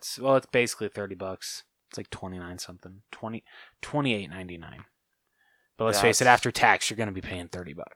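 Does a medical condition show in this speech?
No.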